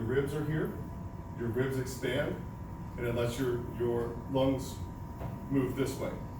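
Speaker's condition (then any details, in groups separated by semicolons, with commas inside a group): No condition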